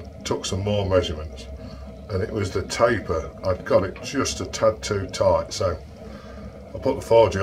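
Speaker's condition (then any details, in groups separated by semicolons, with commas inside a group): No condition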